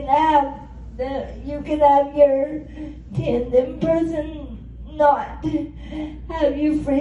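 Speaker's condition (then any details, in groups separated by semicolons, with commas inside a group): Cerebral palsy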